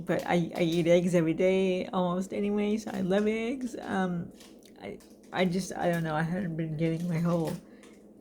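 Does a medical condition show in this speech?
Yes: cerebral palsy.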